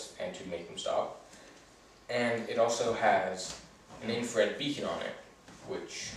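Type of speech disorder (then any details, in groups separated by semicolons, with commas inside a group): None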